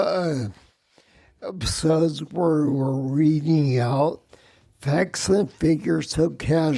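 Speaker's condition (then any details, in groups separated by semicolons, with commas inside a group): Multiple sclerosis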